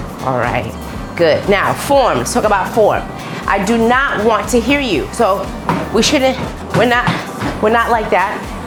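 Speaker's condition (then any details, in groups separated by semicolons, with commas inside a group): No condition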